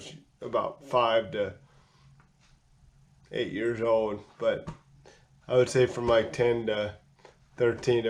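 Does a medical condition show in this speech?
Yes: cerebral palsy; physical disability.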